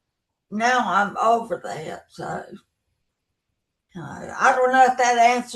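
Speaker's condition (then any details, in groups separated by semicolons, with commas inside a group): Brain injury; traumatic; lost speech, speech therapy, relearned talking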